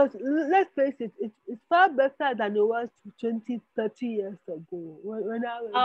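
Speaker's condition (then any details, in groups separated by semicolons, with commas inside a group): Spastic cerebral palsy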